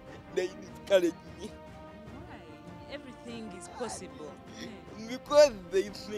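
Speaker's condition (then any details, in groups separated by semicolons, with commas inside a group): Cerebral palsy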